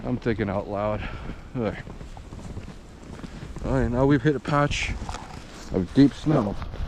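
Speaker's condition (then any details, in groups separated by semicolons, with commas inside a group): No condition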